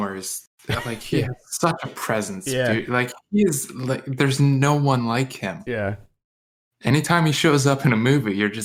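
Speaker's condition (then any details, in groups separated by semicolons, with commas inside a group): No condition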